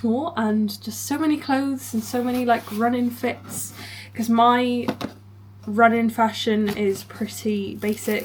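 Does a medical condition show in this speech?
No.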